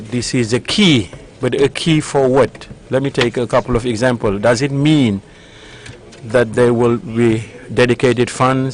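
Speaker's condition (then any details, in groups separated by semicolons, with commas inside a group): No condition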